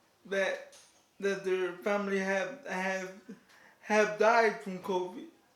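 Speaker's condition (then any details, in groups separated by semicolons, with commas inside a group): Cerebral palsy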